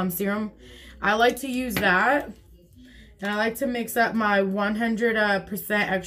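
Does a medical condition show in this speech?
No.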